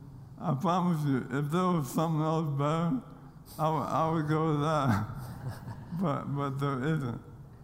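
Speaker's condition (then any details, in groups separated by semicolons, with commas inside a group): ALS; diagnosed during pro football career in Nashville after loss of strength, speed and weight; progressive, continuing to lose abilities, physically changed, seen crawling on stage, fears last public speech; losing ability to speak clearly, voice does not sound as expected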